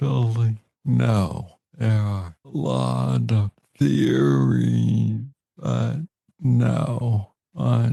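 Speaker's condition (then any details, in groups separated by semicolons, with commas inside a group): Parkinson's disease; diagnosed at age 35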